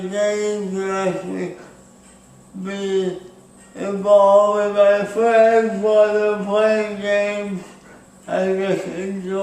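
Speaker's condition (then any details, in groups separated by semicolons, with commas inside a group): Speech impairment after birth surgery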